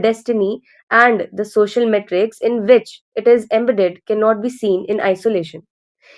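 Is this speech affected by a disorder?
No.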